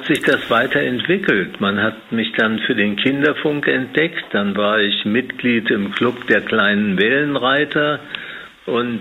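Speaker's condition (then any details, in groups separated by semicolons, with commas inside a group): Parkinson's disease; dismissed as stage fright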